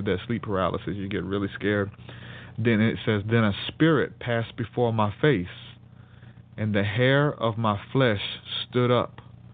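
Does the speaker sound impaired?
No.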